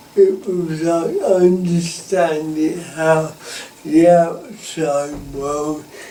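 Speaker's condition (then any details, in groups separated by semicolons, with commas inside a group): Cerebral palsy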